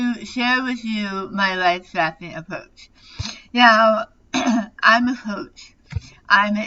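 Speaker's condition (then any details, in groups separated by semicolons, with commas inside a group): Tongue cancer surgery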